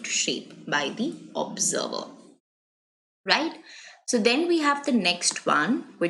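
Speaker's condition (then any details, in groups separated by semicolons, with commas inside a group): No condition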